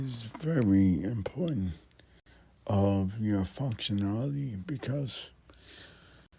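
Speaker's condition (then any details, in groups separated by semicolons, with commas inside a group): Multiple sclerosis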